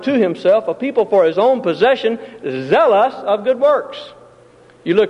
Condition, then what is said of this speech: No condition.